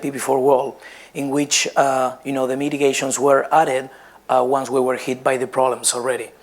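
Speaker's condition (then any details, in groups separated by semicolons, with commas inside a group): No condition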